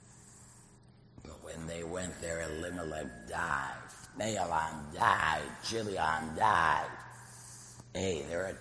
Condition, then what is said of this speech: Laryngectomy. If my mother were alive, she would say, how dare you speak to me in that tone of voice.